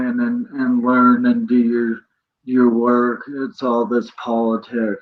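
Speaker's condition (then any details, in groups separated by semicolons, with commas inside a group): Cerebral palsy; present from birth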